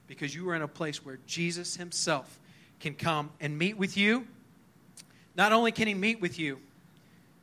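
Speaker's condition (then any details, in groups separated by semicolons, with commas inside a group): No condition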